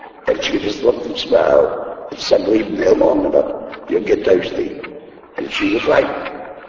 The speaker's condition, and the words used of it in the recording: Laryngectomy. So I got, when I got an operation, they took my voice box out. And I'm still talking, that's amazing.